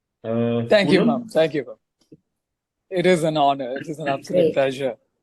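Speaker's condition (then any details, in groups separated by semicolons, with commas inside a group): No condition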